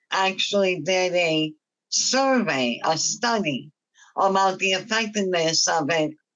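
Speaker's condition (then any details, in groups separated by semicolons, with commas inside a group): Myasthenia gravis; swallowing and talking problems at diagnosis, BiPAP assists breathing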